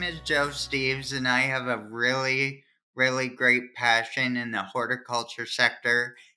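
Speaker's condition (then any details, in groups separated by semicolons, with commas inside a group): Cerebral palsy; from birth, brain injury from oxygen loss at fast birth, trouble remembering multiple tasks, hand movement and writing difficulty; plant work at MacArthur's nursery as therapy for hand movements and writing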